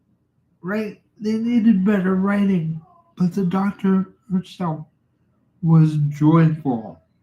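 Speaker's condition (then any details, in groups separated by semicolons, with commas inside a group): Cerebral palsy; uses power chair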